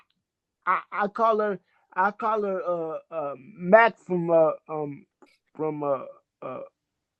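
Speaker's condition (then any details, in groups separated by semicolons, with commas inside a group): Cerebral palsy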